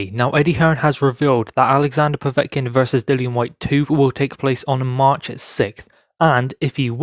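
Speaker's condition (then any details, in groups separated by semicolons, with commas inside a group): No condition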